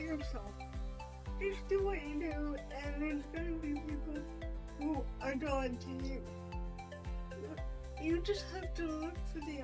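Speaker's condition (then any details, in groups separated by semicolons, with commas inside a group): Spastic quadriplegic cerebral palsy; spastic quadriplegic form, scoliosis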